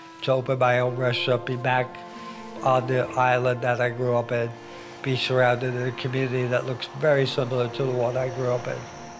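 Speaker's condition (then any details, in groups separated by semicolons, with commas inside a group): ALS; affects hands; cannot hold a knife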